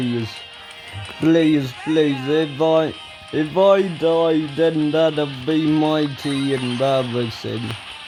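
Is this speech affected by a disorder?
Yes: ataxia; speech recently worse.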